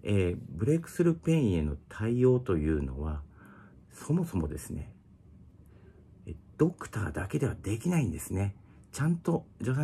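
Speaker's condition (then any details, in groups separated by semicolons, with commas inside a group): No condition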